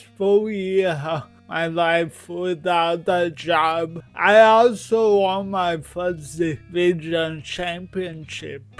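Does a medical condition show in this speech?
Yes: cerebral palsy.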